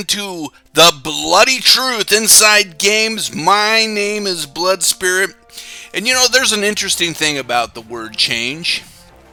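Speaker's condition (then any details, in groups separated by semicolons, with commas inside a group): No condition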